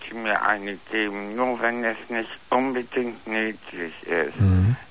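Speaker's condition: Floor of mouth cancer; found at annual dental exam, major surgery last year, jaw affected, lost taste; about a year after surgery, jaw reconstruction with thigh bone possible, two surgical teams; speaks differently from healthy people, partly hard to understand, mute after surgery, wrote notes, relearned speaking

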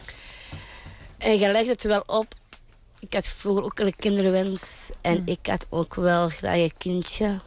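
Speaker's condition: Down syndrome; intellectual disability; sometimes has to call out, occasional voice strain from calling out

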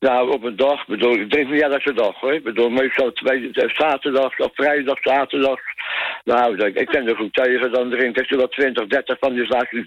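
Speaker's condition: Tongue cancer; smoked from age 14

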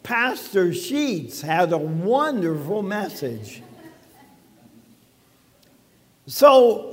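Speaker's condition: ALS; talking funny

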